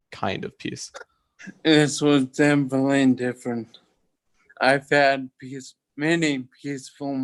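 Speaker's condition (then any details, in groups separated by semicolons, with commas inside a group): Toxic leukoencephalopathy, locked-in syndrome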